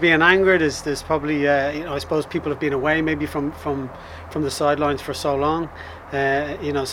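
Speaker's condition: No condition

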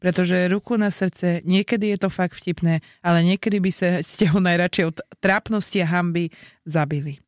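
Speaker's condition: No condition

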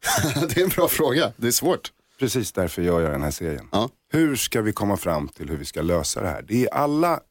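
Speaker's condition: No condition

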